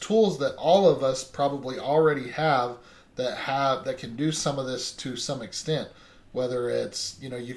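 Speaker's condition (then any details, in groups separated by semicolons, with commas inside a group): No condition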